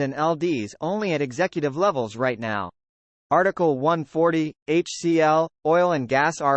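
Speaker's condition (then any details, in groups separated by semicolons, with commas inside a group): No condition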